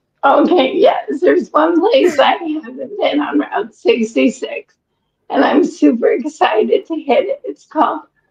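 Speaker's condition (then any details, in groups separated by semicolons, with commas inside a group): ALS; breathless after exertion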